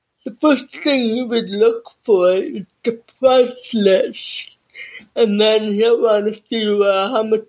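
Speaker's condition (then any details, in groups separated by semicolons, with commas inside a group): Deafness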